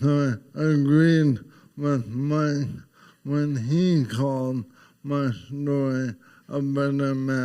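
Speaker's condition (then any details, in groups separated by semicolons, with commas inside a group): ALS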